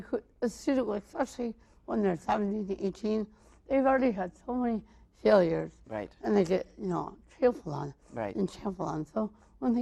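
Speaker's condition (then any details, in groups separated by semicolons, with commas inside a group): Mild cerebral palsy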